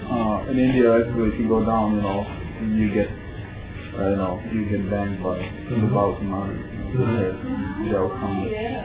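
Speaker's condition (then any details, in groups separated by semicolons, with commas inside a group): No condition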